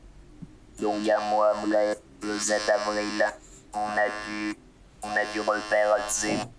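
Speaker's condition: Total pharyngolaryngectomy; tracheal stenosis, partial oesophagectomy

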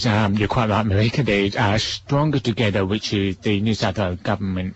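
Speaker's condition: Deafness; relies on lip reading host in studio

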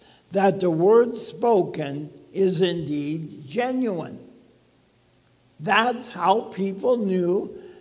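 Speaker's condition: ALS; talks funny, speech sounds abnormal

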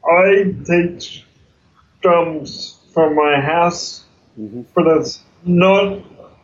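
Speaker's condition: Cerebral palsy; congenital, wheelchair user

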